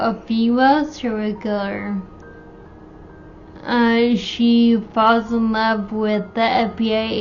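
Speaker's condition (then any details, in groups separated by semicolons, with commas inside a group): Friedreich's ataxia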